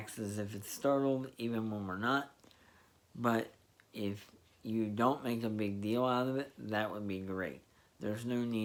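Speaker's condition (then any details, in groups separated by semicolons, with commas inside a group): Spastic diplegia cerebral palsy; spastic diplegia form, high startle response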